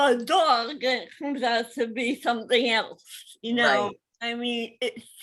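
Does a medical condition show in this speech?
Yes: cerebral palsy; mainly small motor coordination; speech not perfect, voice-activated software garbles speech.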